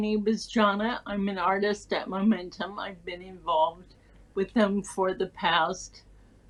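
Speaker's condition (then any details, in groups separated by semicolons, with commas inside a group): Cerebral palsy; from birth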